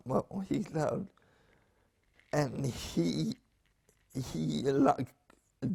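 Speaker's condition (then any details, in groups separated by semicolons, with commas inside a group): Spastic paraplegia with essential tremor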